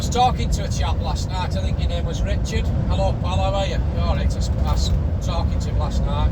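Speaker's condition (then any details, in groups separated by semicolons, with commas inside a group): No condition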